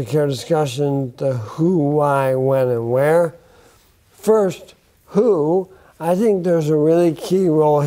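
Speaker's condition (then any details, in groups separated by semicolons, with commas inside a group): Bulbar onset ALS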